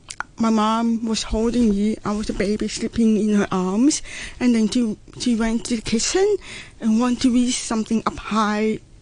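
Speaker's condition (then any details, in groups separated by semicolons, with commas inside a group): Profound deafness, congenital profound hearing loss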